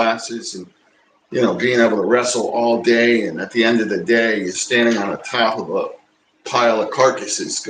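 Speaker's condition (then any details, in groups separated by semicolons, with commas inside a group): No condition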